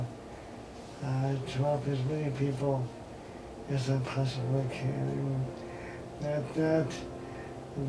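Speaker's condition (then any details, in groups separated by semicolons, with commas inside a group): ALS; about 15 years, severe breathing difficulty, discharged from hospice; frequent breaths while speaking, loud words deplete air, worse night, morning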